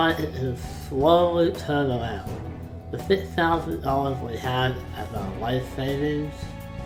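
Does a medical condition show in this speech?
Yes: facial palsy.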